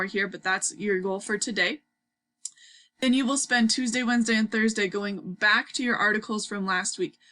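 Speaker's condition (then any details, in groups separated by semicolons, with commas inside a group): No condition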